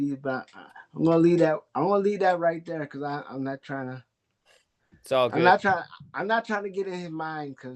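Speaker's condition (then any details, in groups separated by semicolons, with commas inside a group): Cerebral palsy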